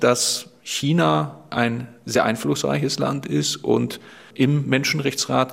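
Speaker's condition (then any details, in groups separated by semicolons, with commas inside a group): No condition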